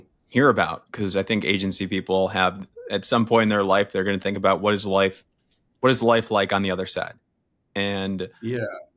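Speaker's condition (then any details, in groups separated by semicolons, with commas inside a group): No condition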